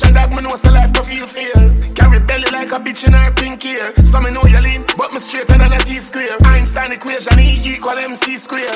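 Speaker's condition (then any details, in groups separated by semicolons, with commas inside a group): No condition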